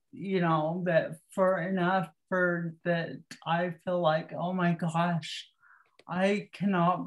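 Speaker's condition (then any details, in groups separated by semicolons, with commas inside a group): Cerebral palsy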